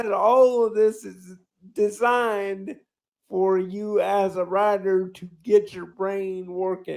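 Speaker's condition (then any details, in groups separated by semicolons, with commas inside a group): Cerebral palsy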